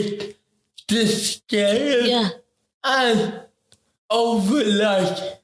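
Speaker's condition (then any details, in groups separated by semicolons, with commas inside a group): Ataxic cerebral palsy; affects talking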